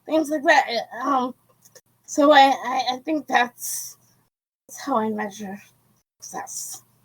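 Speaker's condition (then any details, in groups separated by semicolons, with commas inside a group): Cerebral palsy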